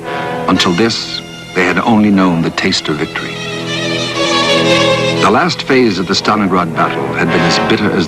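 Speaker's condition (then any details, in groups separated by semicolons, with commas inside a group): No condition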